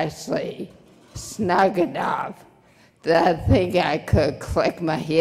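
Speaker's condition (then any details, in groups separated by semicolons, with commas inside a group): Brain injury; over three years since injury, rehabilitation completed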